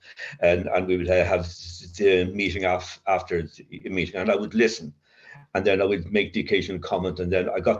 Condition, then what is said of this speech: Stuttering. I'm so mindful of the dangerous words that I'm always have to think five or six